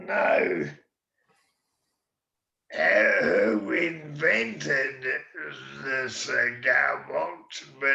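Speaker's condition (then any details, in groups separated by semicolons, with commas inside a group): MND; slower progressing form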